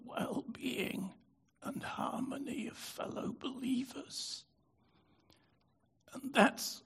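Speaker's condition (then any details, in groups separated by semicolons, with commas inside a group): Spasmodic dystonia; affected voice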